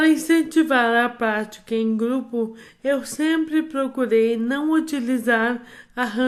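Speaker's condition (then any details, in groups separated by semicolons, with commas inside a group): Amyotrophic lateral sclerosis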